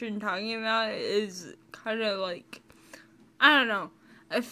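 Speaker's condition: Cerebral palsy; chronic illness and disability

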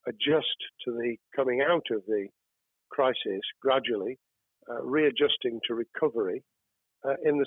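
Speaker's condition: No condition

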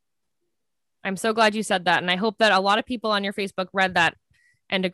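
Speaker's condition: No condition

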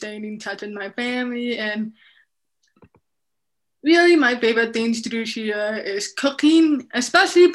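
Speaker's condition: Deafness, profound, severe; left cochlear implant at 3

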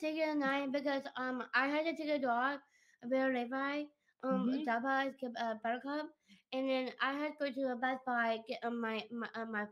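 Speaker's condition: Down syndrome; beautiful singing voice

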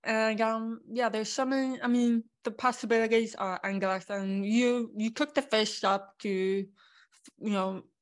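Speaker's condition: Born deaf; congenital deafness

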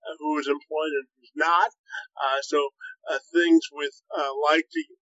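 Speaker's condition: Cerebral palsy; spastic quadriplegic, from birth, legs affected, cannot walk normally, affects muscle memory, movement and dexterity

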